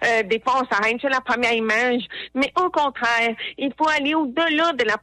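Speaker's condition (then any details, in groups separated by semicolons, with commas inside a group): Hard of hearing; not very visible, daily obstacles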